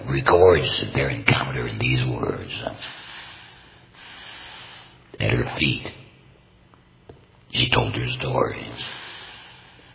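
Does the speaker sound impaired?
Yes: total laryngectomy; complete laryngectomy for larynx cancer, voice prosthesis.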